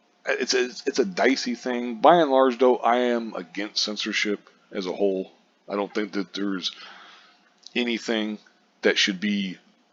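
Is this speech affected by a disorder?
No.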